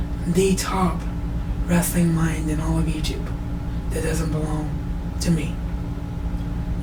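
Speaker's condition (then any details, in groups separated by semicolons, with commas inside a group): Cerebral palsy; wheelchair bound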